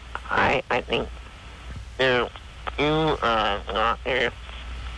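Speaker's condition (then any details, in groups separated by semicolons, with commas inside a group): Spinal muscular atrophy; Werdnig-Hoffmann type, more severe form, wheelchair user, operates wheelchair with touchpad; lying down during call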